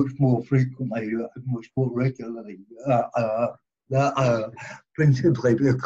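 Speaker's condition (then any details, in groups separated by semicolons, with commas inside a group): Cerebral palsy; present from birth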